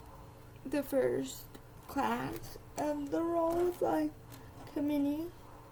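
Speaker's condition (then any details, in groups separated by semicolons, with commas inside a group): Cerebral palsy, spastic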